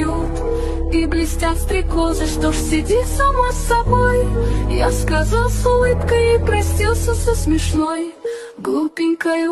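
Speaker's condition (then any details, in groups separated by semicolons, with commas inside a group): No condition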